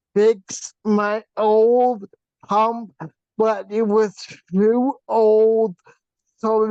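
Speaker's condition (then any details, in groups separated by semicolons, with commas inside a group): Facial paralysis from hydrocephalus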